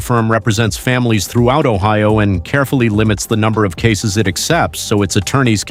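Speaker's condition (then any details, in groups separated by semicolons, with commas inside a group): No condition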